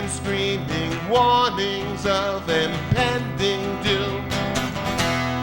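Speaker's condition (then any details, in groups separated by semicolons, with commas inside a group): No condition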